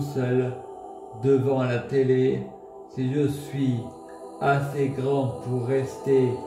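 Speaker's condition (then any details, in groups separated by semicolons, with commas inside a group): Multiple sclerosis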